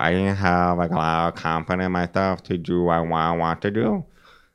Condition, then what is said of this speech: Deafness. So she still can talk and speak, but not as well as I do.